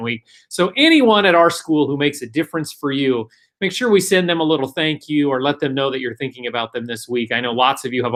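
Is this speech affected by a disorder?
No.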